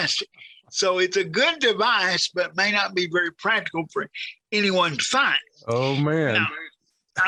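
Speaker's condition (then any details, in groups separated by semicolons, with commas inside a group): Cerebral palsy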